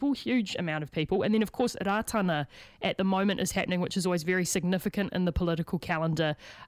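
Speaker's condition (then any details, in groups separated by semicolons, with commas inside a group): No condition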